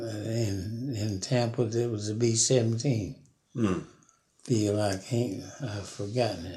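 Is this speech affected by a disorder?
Yes: Parkinson's disease; fallen 19 times in yard.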